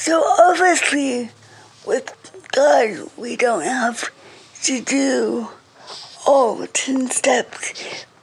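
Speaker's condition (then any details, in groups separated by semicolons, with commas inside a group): Cerebral palsy; speech affected, reading very slow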